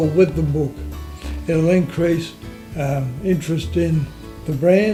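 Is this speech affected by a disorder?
Yes: motor neurone disease; affects voice, breathing and hands; second year since diagnosis, relatively slow progression; voice audibly affected, breathing affected.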